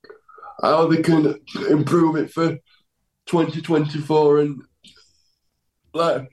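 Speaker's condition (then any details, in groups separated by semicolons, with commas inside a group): Cerebral palsy; power chair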